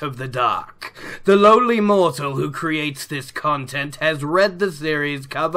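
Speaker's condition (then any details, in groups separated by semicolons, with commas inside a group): No condition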